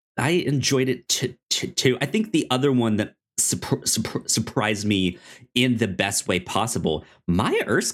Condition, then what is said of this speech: Stuttering. It is like they don't know why I stutter.